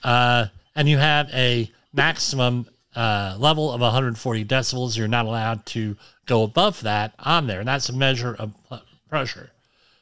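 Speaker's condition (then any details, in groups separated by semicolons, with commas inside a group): Cleft lip and palate; minor tinnitus attributed to cleft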